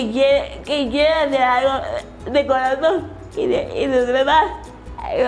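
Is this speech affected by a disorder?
Yes: cerebral palsy.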